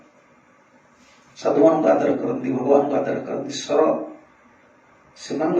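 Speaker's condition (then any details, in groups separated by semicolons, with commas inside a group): No condition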